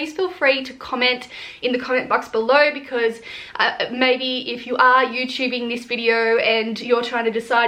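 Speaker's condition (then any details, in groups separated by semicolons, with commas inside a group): No condition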